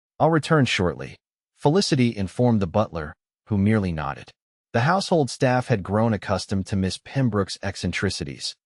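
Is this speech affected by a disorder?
No.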